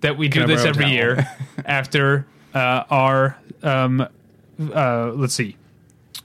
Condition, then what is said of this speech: No condition.